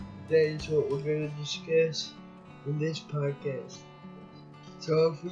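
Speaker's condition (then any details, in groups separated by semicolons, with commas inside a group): Cerebral palsy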